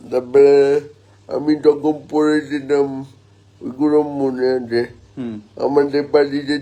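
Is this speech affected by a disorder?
Yes: cerebral palsy.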